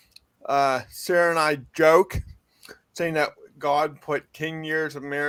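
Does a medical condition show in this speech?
Yes: cerebral palsy; from birth.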